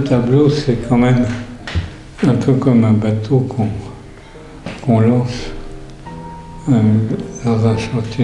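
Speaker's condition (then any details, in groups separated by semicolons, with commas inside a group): Parkinson's disease; hand instability, disrupted sequential and automatic actions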